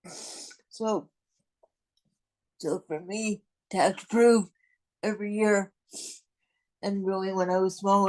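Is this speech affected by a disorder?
Yes: cerebral palsy.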